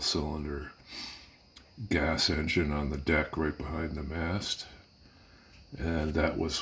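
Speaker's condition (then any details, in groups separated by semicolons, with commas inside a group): No condition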